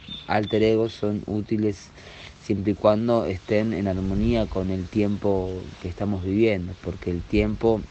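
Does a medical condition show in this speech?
No.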